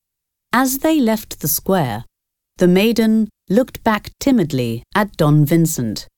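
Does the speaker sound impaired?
No.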